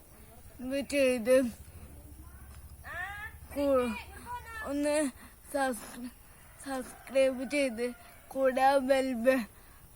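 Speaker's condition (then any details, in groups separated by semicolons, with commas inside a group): Cerebral palsy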